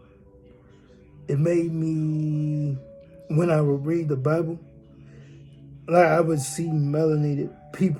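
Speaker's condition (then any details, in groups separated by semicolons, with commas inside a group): Cerebral palsy; from birth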